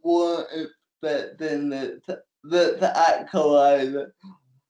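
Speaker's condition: Cerebral palsy; support worker takes notes and types for him

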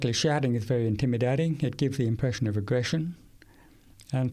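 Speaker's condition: Profound deafness; profound deafness acquired at age 8 after language acquisition, not born deaf

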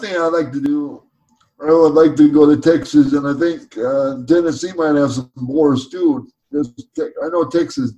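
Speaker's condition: Cerebral palsy; uses wheelchair for mobility

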